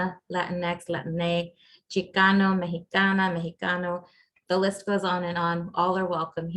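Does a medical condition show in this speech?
No.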